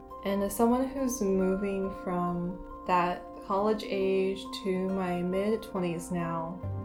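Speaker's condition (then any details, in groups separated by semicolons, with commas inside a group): No condition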